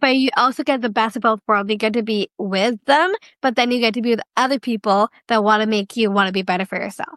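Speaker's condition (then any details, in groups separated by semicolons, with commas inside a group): Down syndrome; duplicate of the 21st chromosome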